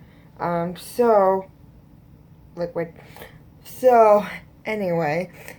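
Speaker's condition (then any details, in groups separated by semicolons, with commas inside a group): Cerebral palsy; both hands affected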